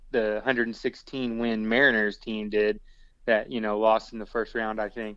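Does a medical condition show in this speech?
No.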